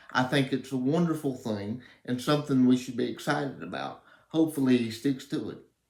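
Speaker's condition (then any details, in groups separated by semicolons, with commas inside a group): Cerebral palsy; reports speaking clearly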